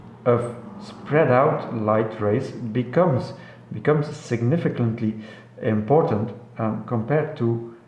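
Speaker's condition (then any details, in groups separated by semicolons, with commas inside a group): No condition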